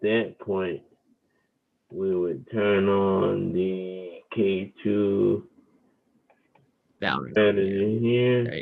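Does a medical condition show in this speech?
Yes: cerebral palsy; wheelchair user.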